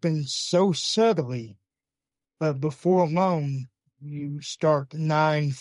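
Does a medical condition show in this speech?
Yes: cerebral palsy; uses wheelchair.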